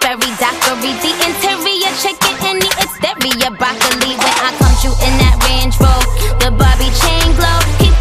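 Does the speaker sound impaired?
No.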